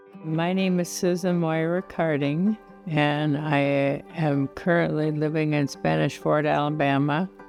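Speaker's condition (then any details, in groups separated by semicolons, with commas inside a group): ALS; prescribed ventilator, mouthpiece ventilation for daytime deep breaths; lungs not fully expanding, harder to breathe out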